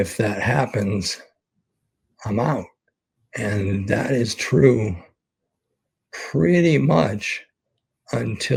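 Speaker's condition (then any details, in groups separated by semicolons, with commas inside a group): ALS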